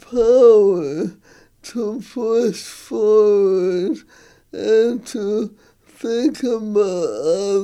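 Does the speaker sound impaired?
Yes: ALS; treated at Mayo Clinic in Rochester, stem cell research program, progression possibly slowed; progressed in some ways, no recent progression, awaiting drug pending FDA approval; talking more difficult, facial muscles weaker.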